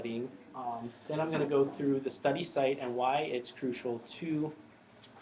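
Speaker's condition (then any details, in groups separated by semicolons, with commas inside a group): No condition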